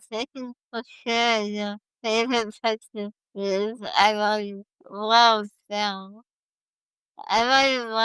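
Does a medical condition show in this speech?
Yes: spinal muscular atrophy type 1, severe.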